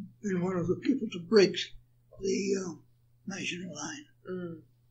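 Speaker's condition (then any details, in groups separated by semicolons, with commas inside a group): Parkinson's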